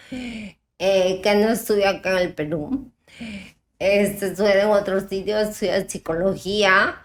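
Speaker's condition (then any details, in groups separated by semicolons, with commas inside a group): Ataxia type 1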